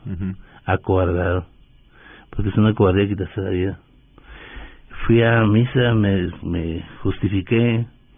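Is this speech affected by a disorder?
Yes: Parkinson's disease; walking.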